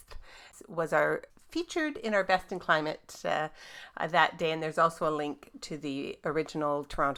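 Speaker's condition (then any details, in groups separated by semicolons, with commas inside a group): No condition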